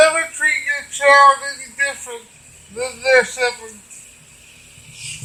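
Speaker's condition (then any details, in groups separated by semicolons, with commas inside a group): Cerebral palsy; wheelchair user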